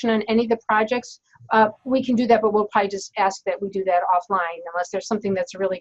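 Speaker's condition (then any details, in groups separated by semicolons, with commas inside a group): No condition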